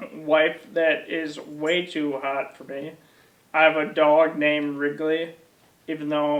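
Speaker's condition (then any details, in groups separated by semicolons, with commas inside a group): ALS; onset in legs, then arms, then core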